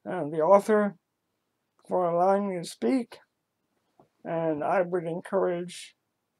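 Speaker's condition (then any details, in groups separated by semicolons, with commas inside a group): Cerebral palsy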